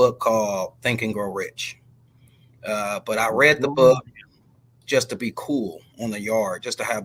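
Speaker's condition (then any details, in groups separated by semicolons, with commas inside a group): No condition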